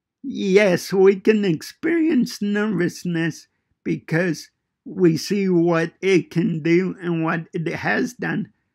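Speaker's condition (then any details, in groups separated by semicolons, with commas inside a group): Cerebral palsy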